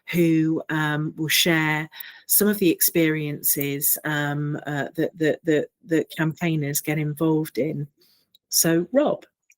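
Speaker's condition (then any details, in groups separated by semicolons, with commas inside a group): No condition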